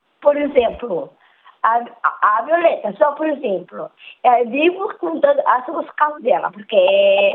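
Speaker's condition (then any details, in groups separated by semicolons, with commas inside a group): Down syndrome; development somewhat delayed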